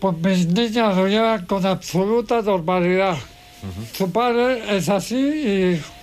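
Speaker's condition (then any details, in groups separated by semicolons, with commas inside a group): ALS; sudden onset in previously active adult; needs hoist (grúa) to get into bed, low body weight; voice described by host as impressive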